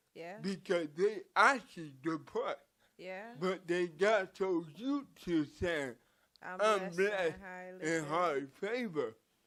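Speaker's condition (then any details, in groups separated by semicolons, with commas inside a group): Cerebral palsy; from birth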